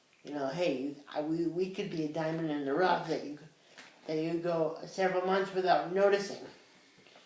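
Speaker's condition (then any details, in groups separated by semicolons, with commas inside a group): Cerebral palsy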